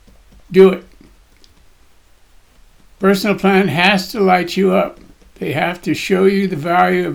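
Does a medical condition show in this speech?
Yes: Parkinson's disease; Parkinson's disease at age 76 to 77, body tremor, shaking stops when holding heavy weights; voice shakes.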